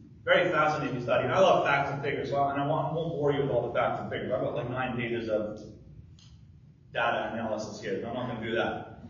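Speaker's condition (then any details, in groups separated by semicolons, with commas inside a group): No condition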